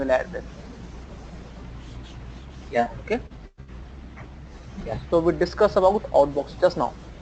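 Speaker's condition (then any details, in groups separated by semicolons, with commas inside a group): No condition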